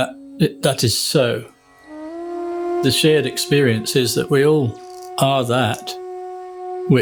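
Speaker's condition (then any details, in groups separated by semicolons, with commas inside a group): No condition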